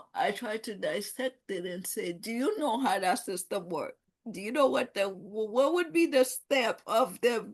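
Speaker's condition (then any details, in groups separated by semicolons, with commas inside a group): Cerebral palsy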